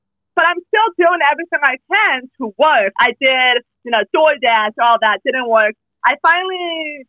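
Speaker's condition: Hearing loss, speech impediment, mild; hearing impairment since birth

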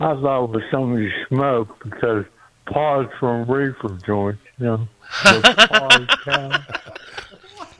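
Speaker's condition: Speech impediment; past tracheotomy while kept alive on machines, throat hole closed, scar remains; hard to understand, gigi translates for host

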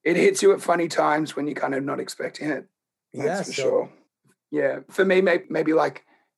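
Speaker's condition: Laryngeal cancer; in voice box

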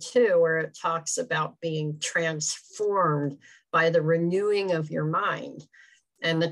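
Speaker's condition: Cleft palate; congenital, extremely severe

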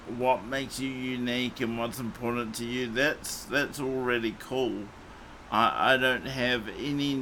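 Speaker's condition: Cerebral palsy; morphine not allowed after it

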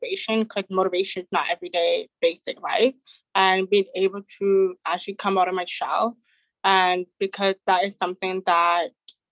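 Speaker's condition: Deafness; has a disability

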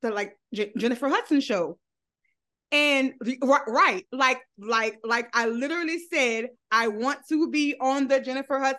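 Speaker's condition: Stutter; stutter since age 3, speech therapy since first grade; ongoing stutter; repeated sounds, repeated words

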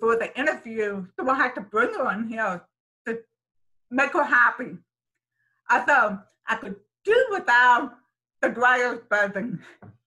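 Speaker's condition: Deafness, sensorineural hearing loss; congenital profound sensorineural

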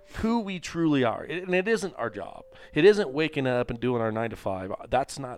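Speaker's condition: No condition

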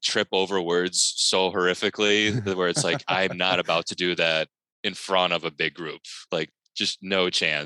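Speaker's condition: No condition

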